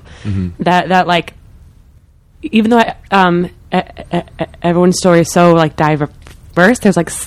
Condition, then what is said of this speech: Stuttering. Because once I let because I'm pretty overt stutterer.